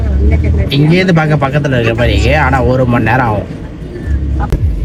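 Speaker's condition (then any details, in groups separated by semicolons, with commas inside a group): No condition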